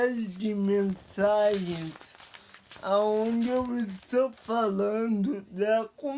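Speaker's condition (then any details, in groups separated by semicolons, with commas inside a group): Paralysis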